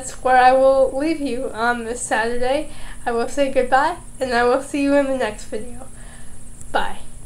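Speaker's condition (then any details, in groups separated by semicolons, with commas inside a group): Cerebral palsy, mild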